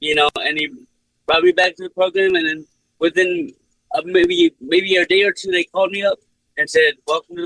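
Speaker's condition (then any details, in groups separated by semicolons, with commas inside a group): Cerebral palsy; speech unaffected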